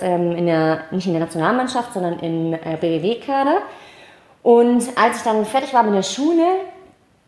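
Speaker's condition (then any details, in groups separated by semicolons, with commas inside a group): Cleft palate, mild; cleft palate from birth; small speech impediment, audible to listeners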